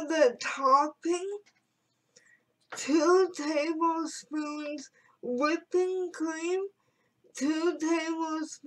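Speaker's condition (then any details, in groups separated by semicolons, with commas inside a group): Cerebral palsy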